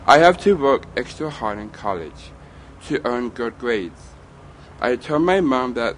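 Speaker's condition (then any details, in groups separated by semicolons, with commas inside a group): Down syndrome; young adult man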